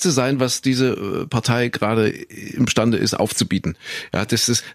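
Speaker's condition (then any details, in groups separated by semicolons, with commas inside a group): No condition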